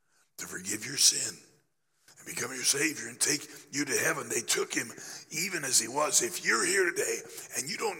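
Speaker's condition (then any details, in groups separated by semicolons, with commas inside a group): Laryngeal cancer after radiation; still affected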